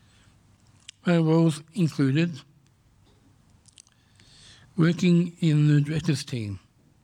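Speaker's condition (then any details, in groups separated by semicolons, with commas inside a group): Down syndrome; congenital, diagnosed at birth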